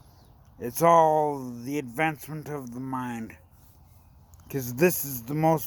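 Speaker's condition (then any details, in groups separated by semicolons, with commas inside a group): Brain injury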